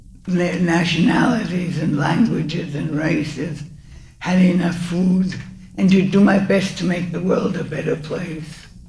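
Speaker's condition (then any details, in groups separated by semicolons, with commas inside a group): Parkinson's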